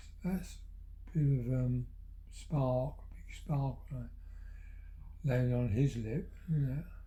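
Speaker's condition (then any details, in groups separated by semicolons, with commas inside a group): Parkinson's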